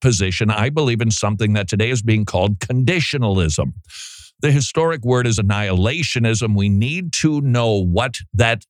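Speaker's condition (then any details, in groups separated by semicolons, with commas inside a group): No condition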